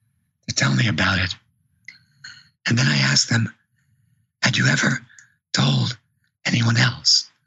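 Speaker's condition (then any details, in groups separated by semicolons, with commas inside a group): Vocal cord paralysis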